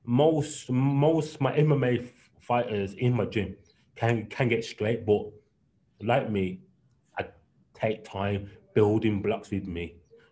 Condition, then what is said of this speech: Stuttering. Like, everybody know I got stutter problems. I can't talk straight, but I will deal with.